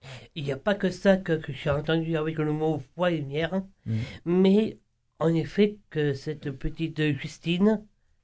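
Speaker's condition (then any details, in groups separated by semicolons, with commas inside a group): Down syndrome, trisomy 21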